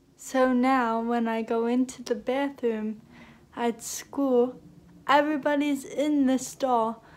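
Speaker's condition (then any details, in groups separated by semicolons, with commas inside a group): Cerebral palsy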